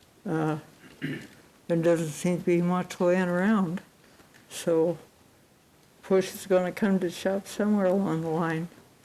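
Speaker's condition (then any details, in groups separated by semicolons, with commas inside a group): Cerebral palsy; unable to type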